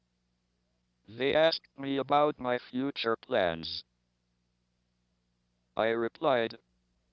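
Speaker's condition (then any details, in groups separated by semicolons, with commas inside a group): ALS, speech-generating device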